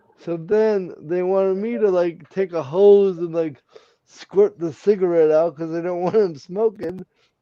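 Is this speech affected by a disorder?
Yes: cerebral palsy.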